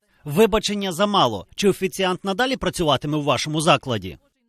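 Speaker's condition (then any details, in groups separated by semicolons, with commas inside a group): No condition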